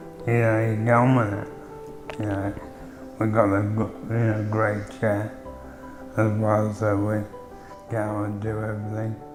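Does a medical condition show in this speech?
Yes: MND; synthetic voice from banked voice.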